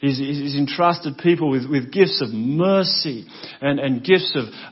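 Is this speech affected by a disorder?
No.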